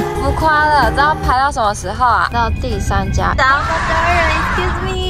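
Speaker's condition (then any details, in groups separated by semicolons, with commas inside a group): No condition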